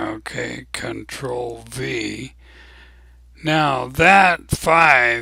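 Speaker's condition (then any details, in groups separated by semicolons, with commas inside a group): ALS; abnormally slow voice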